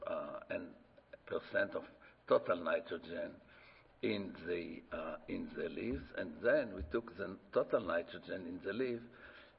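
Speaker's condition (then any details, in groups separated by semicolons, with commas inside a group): No condition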